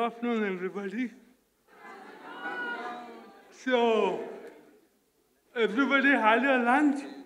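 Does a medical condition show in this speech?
Yes: cerebral palsy.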